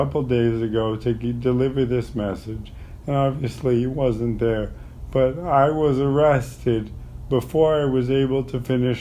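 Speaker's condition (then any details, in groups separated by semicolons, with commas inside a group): ALS; terminal; voice is going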